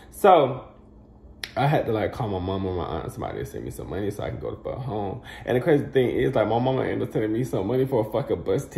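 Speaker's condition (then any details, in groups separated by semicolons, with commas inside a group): No condition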